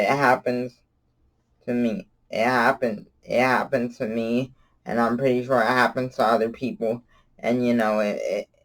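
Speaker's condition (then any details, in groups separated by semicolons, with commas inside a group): Cerebral palsy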